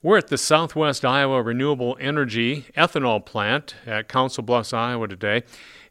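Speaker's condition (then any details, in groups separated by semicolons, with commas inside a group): No condition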